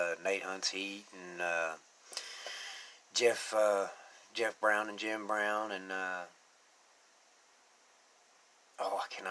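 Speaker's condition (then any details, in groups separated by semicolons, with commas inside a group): No condition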